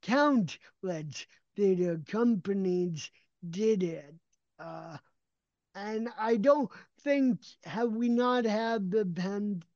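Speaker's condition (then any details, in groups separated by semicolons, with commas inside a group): Cerebral palsy; gait severely affected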